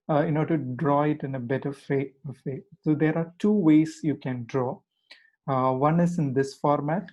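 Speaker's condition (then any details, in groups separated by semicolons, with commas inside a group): No condition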